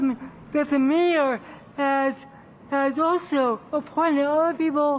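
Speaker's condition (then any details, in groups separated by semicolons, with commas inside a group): Cerebral palsy; from birth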